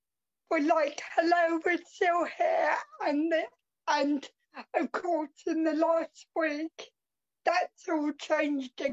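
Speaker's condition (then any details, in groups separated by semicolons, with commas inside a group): Cerebral palsy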